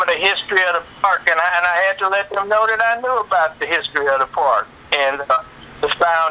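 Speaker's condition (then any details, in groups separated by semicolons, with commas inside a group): No condition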